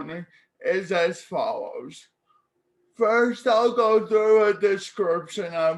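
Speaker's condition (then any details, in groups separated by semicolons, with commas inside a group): Cerebral palsy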